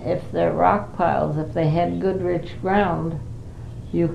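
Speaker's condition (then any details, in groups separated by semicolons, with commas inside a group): Parkinson's; not very able to do much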